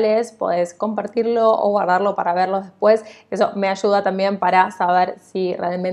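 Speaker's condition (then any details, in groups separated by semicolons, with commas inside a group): No condition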